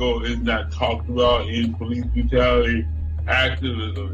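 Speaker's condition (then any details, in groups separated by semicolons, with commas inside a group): Cerebral palsy; no ambulance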